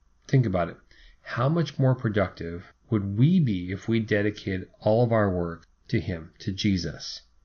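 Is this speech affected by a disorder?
No.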